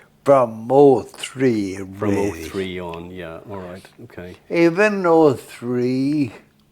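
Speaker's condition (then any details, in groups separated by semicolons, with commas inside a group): Friedreich's ataxia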